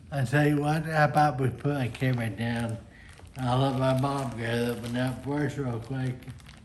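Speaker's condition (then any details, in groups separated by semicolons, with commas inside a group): Friedreich's ataxia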